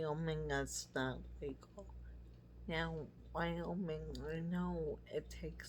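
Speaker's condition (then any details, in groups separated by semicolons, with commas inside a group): MS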